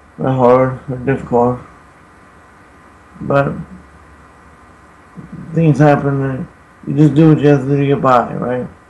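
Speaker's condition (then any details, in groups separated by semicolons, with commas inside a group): Traumatic brain injury; car accident; speech affected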